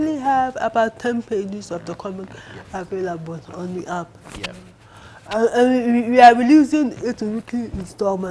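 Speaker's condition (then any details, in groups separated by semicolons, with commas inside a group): Cerebral palsy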